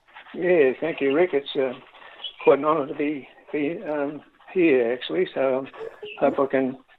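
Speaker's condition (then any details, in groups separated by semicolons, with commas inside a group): Parkinson's disease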